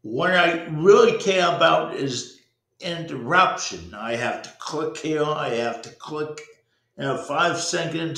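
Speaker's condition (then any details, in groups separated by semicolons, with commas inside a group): Cerebral palsy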